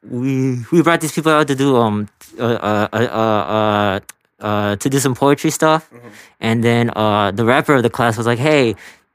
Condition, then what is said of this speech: Stuttering. Yeah. You have a stutter. So, but you don't. I mean, like you haven't stuttered once while we recorded. So you like you kind of control that shit now.